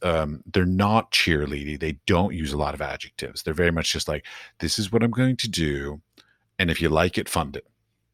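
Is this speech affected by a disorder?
No.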